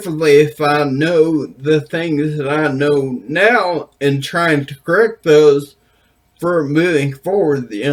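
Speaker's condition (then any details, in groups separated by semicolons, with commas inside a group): Brain injury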